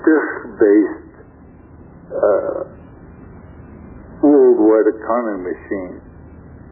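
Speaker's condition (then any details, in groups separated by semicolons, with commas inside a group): Stroke affecting throat muscles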